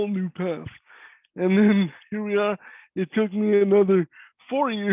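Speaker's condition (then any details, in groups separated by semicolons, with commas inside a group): Cerebral palsy; voice is different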